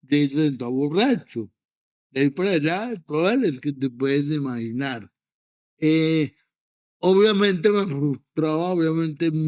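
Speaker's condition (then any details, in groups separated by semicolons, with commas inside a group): Cerebral palsy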